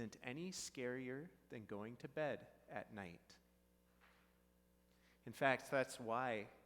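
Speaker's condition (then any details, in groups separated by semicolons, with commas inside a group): No condition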